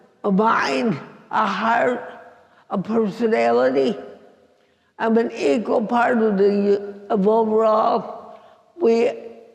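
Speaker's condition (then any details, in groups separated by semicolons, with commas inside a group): Cerebral palsy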